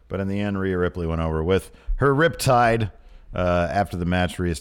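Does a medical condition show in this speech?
No.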